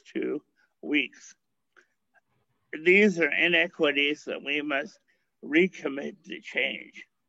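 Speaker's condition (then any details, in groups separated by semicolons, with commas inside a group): Cerebral palsy; limited use of limbs; needs assistance with nearly everything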